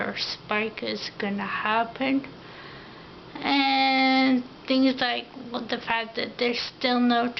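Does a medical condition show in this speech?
Yes: ataxia.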